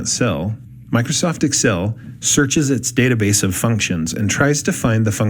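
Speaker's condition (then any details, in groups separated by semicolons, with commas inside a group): No condition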